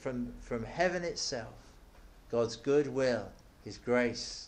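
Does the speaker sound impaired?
No.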